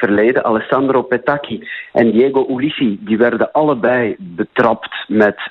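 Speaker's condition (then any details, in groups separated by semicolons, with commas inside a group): No condition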